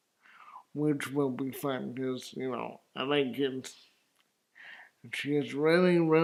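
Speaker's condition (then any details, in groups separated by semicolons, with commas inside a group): Cerebral palsy; voice atypical, hard to understand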